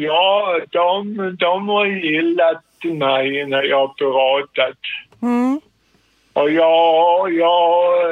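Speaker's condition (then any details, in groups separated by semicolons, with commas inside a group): Cerebral palsy; sudden involuntary jerks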